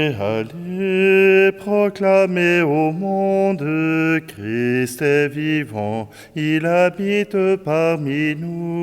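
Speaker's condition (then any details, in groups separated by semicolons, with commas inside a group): No condition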